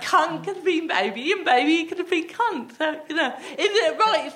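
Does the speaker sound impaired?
Yes: athetoid cerebral palsy, athetoid with myotonia and ataxia.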